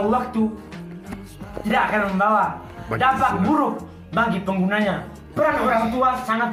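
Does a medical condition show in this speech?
No.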